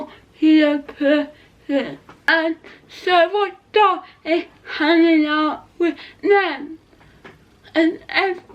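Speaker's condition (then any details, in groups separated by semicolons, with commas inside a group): Cerebral palsy; not quadriplegic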